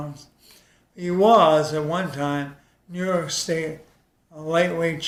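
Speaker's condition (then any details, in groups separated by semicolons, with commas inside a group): ALS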